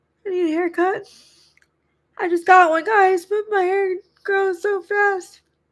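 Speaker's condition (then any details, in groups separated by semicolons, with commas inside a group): Spastic quadriplegic cerebral palsy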